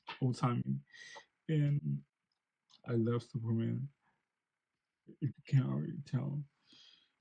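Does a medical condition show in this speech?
Yes: cerebral palsy; since birth.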